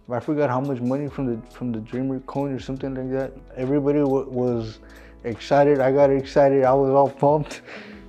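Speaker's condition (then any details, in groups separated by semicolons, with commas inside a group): Cerebral palsy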